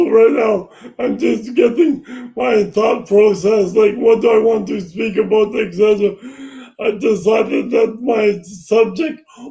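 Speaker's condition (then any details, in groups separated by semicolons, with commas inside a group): Brain injury; could not speak or eat, tube fed, speech therapy, speech improving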